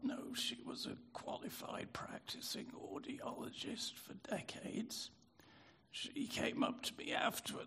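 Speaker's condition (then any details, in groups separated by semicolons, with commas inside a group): Spasmodic dysphonia; spastic dysphonia, spasmodic dystonia subtype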